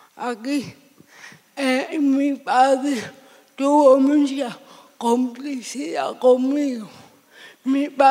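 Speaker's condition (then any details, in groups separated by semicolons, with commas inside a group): Severe cerebral palsy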